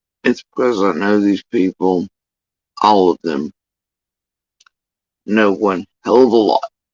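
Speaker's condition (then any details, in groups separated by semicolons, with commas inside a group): Facial paralysis after surgery; tongue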